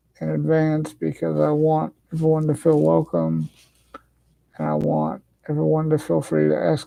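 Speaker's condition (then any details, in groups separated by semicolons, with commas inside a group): Cerebral palsy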